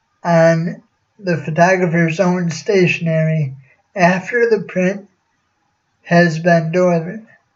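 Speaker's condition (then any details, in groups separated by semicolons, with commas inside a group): Cerebral palsy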